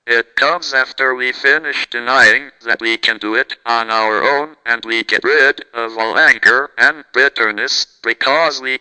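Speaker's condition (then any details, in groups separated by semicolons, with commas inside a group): Cerebral palsy, speech-generating device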